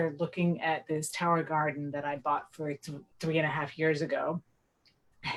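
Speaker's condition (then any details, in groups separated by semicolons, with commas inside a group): No condition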